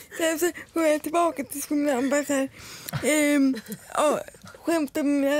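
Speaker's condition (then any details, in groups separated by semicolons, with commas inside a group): Cerebral palsy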